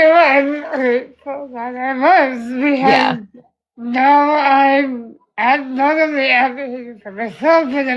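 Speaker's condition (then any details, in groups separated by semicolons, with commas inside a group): Spinal muscular atrophy type 2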